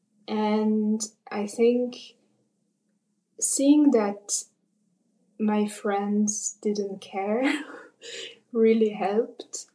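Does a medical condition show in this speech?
Yes: covert stuttering; gradual onset in puberty, worse end of high school, father stuttered, therapy exercises unhelpful; early in accepting stutter, trying to be less covert; hid stutter with techniques in German, French, not in English, grew silent from fear; here prolonged sounds, blocks.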